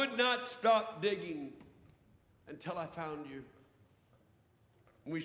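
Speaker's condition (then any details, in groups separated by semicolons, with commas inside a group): No condition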